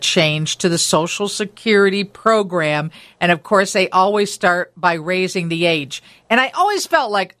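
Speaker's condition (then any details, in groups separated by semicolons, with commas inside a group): No condition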